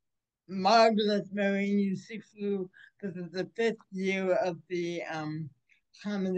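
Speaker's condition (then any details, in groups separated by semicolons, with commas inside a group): Cerebral palsy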